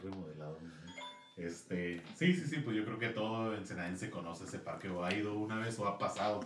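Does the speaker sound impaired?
No.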